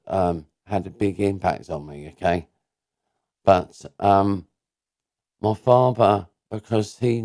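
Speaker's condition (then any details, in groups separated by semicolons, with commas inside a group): Cerebral palsy; diagnosed as baby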